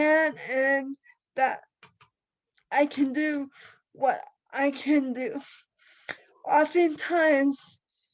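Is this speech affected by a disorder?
Yes: cerebral palsy.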